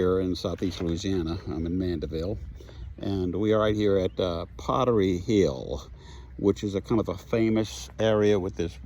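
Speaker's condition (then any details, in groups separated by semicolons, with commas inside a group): No condition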